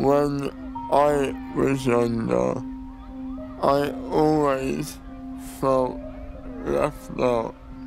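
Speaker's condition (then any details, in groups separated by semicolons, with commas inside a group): Cerebral palsy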